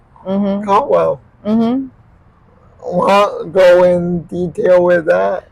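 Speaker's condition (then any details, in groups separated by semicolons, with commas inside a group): Cerebral palsy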